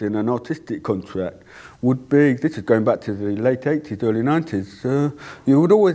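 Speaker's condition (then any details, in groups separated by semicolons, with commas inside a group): Deafness; cannot hear own voice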